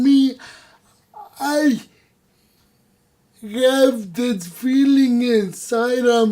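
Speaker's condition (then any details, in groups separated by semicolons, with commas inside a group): Cerebral palsy; voice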